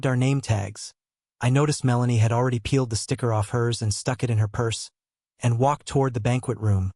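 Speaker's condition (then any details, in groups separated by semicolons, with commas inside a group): No condition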